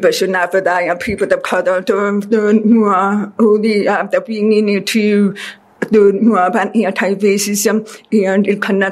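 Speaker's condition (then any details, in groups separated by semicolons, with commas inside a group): Deafness; deaf since childhood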